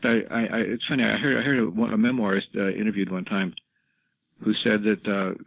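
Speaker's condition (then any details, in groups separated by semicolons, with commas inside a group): Parkinson's disease, rigidity-predominant, no tremor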